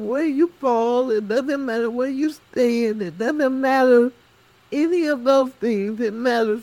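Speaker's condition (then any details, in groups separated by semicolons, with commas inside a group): Cerebral palsy; speech affected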